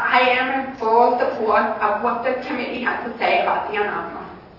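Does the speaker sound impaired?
Yes: deafness; relies on train visual monitors, windows and doors for station information.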